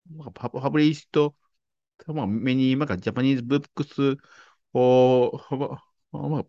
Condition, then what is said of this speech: Stuttering. I'm still a lot. I don't speak. I don't think I'm speaking fluently in public is